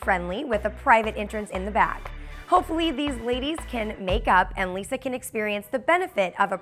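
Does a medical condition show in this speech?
No.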